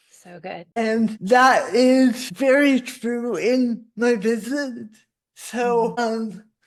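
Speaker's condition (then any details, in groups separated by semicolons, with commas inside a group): Cerebral palsy; spasticity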